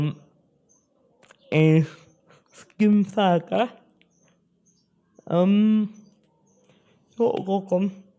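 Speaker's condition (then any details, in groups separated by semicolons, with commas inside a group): Spastic cerebral palsy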